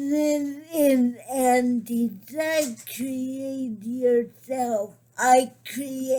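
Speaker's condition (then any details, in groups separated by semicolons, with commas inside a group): Cerebral palsy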